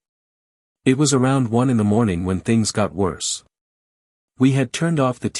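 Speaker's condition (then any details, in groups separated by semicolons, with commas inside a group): No condition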